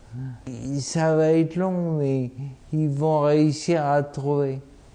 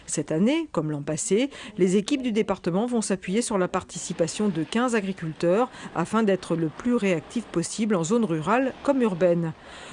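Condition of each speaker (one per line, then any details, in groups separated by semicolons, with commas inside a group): Multiple sclerosis; about 20 years since onset, rapid early course, now stabilised, monthly infusion
No condition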